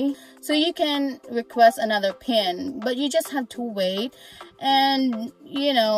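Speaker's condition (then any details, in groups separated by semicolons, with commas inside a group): No condition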